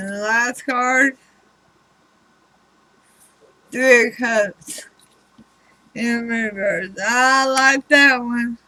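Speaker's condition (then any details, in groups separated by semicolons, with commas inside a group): Throat cancer radiation damage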